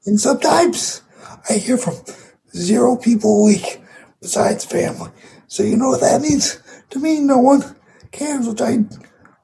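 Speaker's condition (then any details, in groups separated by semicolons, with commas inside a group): Cerebral palsy; condition audible in voice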